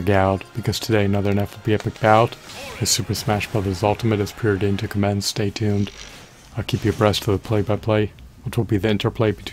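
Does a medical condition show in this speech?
No.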